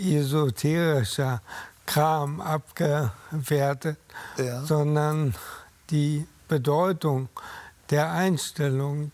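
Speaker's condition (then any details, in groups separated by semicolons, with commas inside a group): ALS; diagnosed at 47 after two months, first suspected carpal tunnel, disc or stroke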